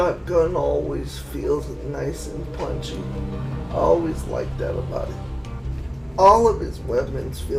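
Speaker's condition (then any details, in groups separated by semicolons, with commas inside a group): Cerebral palsy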